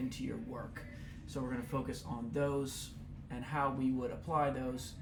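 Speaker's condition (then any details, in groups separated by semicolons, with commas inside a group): No condition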